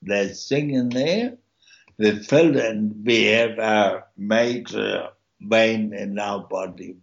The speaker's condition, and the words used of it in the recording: Stroke. And I mean, you still can hear it that I have a speech impediment, but in my case, it's uh, because I'm on the right side of my body.